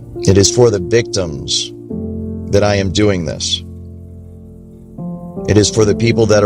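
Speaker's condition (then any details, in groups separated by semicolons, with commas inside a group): No condition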